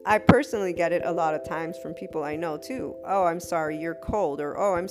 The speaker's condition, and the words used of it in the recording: None; typical speech.